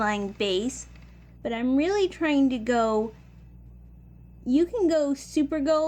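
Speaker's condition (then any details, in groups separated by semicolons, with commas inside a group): No condition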